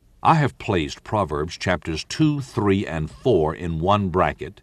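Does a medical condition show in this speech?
No.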